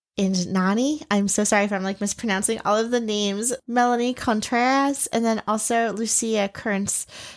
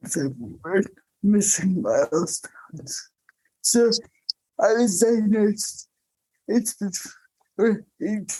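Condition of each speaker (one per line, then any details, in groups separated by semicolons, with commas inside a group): No condition
Cerebral palsy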